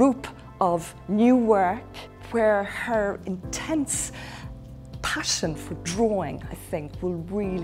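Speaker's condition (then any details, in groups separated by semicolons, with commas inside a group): No condition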